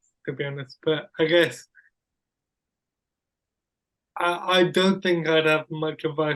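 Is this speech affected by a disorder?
Yes: cerebral palsy.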